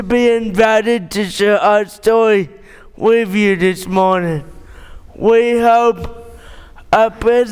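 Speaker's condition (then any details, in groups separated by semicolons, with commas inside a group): Cerebral palsy; born premature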